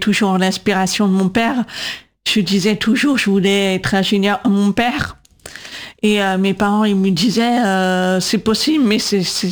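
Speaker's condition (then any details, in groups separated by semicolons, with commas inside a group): Profound congenital deafness, congenital, due to cytomegalovirus (CMV); cochlear implants left 8.5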